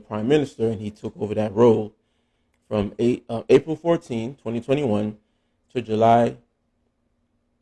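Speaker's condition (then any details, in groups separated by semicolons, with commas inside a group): No condition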